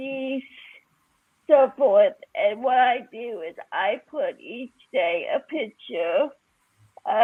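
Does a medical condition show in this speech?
Yes: cerebral palsy.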